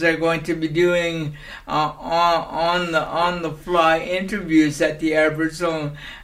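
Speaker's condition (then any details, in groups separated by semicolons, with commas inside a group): Cerebral palsy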